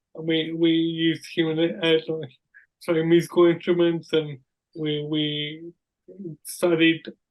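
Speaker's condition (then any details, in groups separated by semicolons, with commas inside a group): Cerebral palsy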